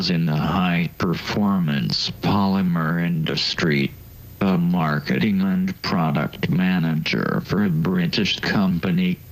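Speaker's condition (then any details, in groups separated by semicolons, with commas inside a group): ALS, speech-generating device; bulbar onset, then rapid loss of limb control; cannot feed self, needs equipment and constant care; slowed, slurred speech as first symptom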